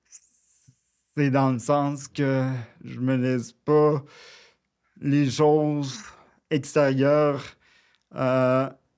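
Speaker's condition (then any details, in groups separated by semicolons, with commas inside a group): Cerebral palsy, near quadriplegia; spasms limit mobility, no standing balance, leans on support, needs adaptation and assistance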